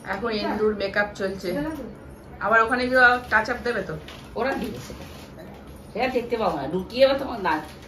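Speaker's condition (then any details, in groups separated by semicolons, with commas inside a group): No condition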